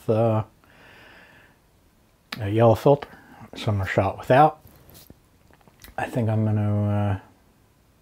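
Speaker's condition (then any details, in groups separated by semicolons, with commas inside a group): No condition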